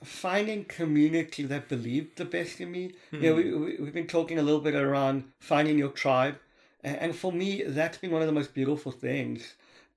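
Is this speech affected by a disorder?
Yes: cleft palate (Pierre Robin syndrome), severe; delayed speech development, audible speech impediment, listeners often ask for repetition.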